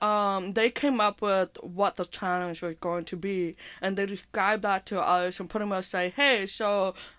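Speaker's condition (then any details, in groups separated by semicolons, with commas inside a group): Hearing impairment with speech impairment; does not sound like others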